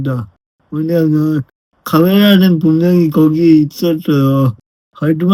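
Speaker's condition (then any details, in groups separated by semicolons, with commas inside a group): Brain lesion disability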